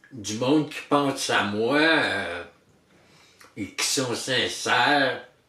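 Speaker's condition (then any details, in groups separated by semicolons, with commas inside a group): Traumatic brain injury; surgery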